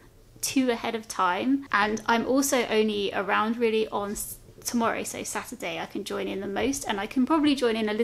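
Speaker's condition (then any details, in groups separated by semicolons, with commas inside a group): No condition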